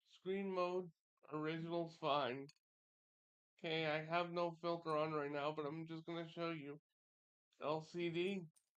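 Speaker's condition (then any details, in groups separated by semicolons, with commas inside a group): Cerebral palsy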